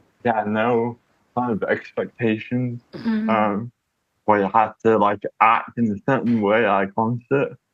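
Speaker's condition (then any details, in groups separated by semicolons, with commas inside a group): Cerebral palsy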